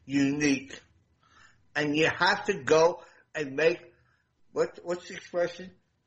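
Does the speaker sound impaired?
Yes: damaged voice box; at least 25 years ago.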